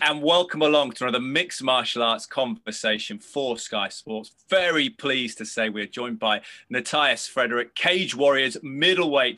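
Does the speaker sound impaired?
No.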